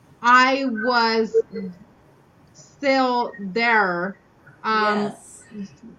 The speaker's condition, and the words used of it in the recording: Aphasia. Um, my speech is affected and like you said things like brain fog